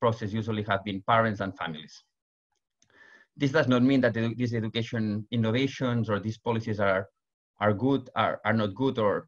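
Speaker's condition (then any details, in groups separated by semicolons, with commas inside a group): No condition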